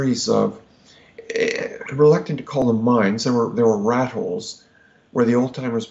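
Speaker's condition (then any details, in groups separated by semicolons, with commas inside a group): No condition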